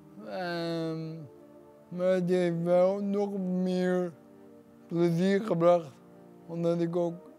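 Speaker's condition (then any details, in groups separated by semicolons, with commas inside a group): Cerebral palsy; brain damage, left hand affected; some difficulty talking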